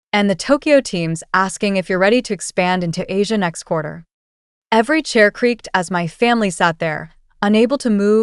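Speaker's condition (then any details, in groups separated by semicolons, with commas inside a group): No condition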